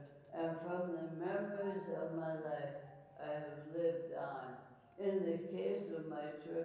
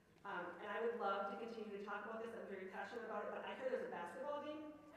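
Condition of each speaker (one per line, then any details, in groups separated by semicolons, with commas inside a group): ALS; recently diagnosed; speech and swallowing changes present
No condition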